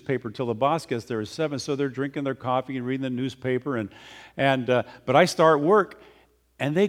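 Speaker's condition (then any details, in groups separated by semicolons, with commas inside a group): No condition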